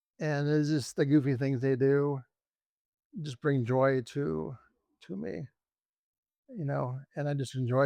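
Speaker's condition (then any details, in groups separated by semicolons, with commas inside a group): ALS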